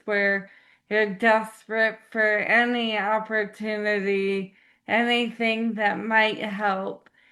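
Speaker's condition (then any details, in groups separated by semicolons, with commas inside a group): ALS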